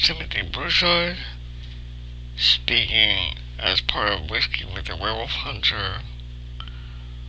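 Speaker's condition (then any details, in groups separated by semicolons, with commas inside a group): Cerebral palsy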